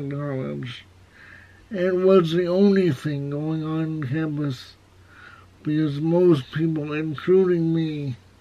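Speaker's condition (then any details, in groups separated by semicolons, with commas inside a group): Cerebral palsy; walking disability; speech impediment, hoarse voice from coughing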